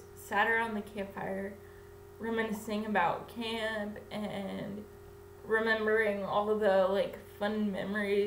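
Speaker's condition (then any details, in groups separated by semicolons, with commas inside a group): Cerebral palsy; infant ventilator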